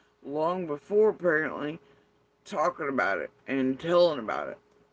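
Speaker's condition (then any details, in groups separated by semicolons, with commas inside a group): Facial paralysis after surgery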